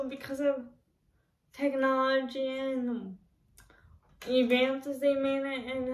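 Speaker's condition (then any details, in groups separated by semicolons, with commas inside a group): Cerebral palsy, spastic quadriplegic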